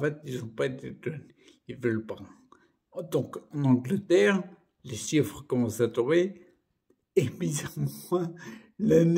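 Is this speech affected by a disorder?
Yes: primary progressive multiple sclerosis.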